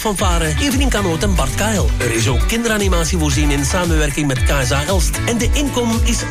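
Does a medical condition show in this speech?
No.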